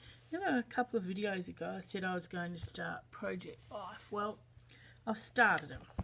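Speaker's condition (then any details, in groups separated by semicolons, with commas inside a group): No condition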